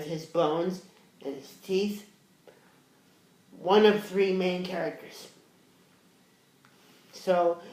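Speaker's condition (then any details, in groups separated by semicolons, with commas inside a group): Cerebral palsy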